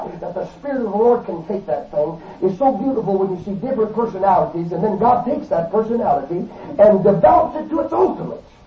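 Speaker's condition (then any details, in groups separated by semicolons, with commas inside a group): No condition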